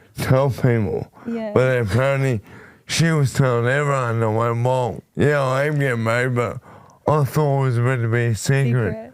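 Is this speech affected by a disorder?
Yes: motor neurone disease; shoulder onset.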